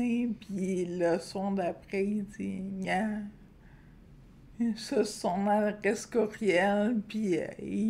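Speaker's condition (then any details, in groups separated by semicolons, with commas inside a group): Friedreich's ataxia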